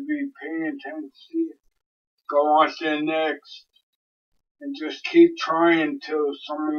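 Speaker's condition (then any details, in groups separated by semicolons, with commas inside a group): Cerebellar ataxia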